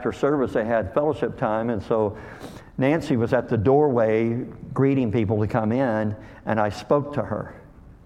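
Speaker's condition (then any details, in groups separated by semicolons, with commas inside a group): Cleft lip and palate; called hair lip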